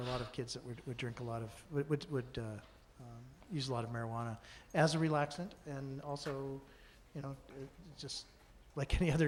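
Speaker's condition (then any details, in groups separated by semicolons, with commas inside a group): No condition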